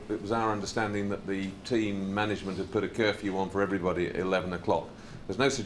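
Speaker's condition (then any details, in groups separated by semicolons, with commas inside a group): No condition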